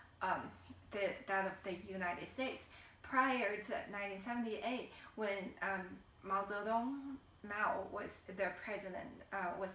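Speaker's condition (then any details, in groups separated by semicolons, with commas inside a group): No condition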